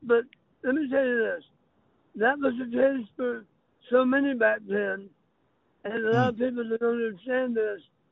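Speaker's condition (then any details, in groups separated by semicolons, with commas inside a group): Throat cancer; sometimes chokes up while speaking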